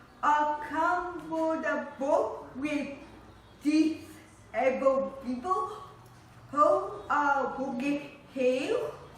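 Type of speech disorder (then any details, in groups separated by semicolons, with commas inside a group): Apraxia of speech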